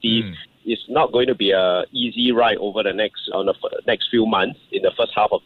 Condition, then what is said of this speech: None; typical speech.